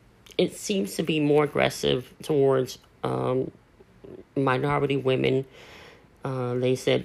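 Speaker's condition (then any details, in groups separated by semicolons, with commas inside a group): Cleft lip and palate; surgically repaired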